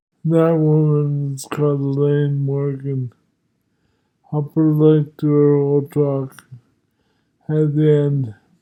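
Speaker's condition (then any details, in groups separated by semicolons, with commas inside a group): Multiple sclerosis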